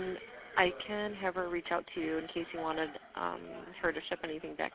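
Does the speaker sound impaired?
No.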